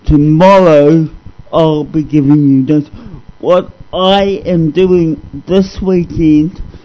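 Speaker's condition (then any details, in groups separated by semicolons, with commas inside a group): Cerebral palsy; discovered at age 2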